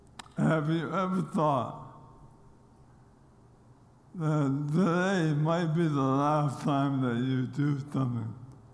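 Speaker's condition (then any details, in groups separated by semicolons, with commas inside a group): ALS; progressive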